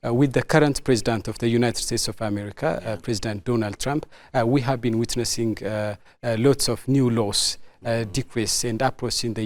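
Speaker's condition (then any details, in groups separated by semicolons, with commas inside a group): No condition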